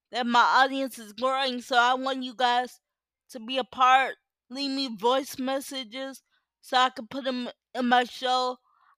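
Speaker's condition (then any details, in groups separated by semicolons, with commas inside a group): Cerebral palsy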